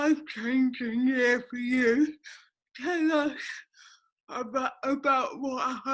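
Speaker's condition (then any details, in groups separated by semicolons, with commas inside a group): Cerebral palsy; affects speech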